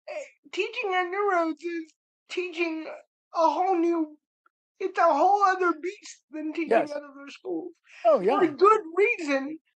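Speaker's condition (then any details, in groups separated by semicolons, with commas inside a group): Cerebral palsy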